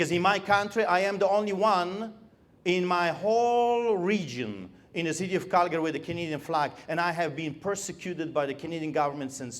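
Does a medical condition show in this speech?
No.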